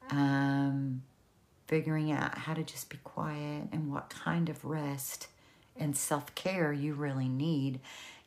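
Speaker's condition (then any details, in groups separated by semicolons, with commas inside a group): No condition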